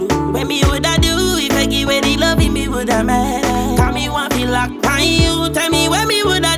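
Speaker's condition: No condition

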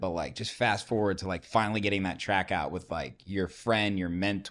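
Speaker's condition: No condition

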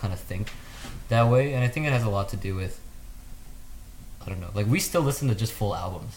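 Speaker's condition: No condition

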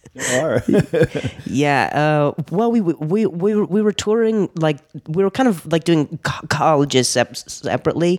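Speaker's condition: Stutter; repeats words, phrases and initial sounds; repeated sounds, repeated words

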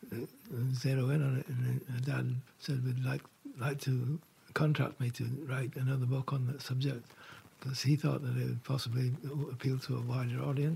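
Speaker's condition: Parkinson's; very focused walking

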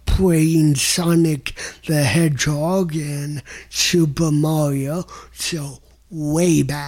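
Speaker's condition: Cerebral palsy; listeners adjust over time

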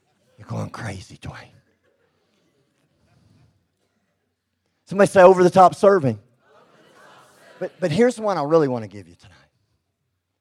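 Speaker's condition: Cleft lip and palate; congenital

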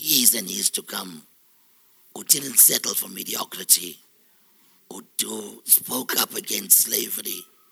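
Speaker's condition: Total laryngectomy; relearned speech, formerly artificial robotic voice like Stephen Hawking, speaking about 18 months, self-described sexy voice

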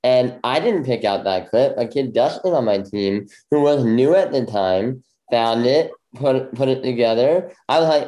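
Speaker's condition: Bilateral cleft lip; congenital bilateral

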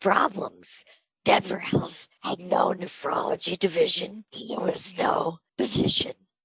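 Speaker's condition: Spasmodic dysphonia; sounds like Marilyn Monroe

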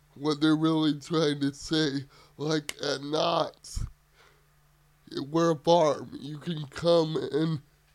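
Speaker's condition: Cerebral palsy; wheelchair user

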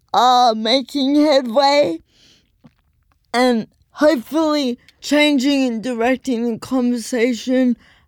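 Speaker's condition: Cerebral palsy; full-time wheelchair user

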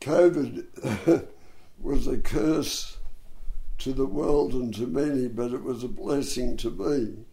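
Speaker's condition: Dystonia and cerebral palsy; bronchial asthma

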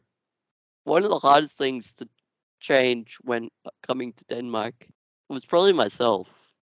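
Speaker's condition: Duchenne muscular dystrophy; genetic, progressive

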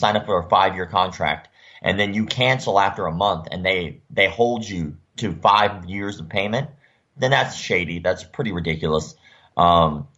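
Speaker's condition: Cleft lip and palate; surgically repaired

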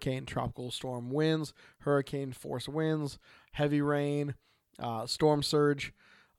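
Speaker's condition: No condition

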